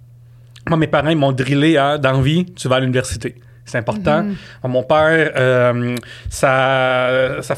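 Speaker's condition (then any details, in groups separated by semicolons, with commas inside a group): Stuttering and cluttering; lifelong, treated by Montréal speech therapist during pandemic; much improved, daily exercises continue, speaking faster after two weeks in Colombia; some words hard to get out, initial r blocks, very fast speech, words telescoped, unaware of speed; repeated sounds, prolonged sounds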